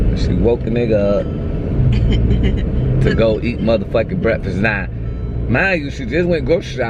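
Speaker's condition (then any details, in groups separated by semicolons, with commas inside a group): No condition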